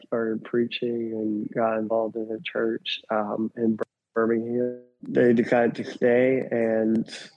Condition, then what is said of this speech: Cleft palate. I've got the most southern accent a Ukrainian could have.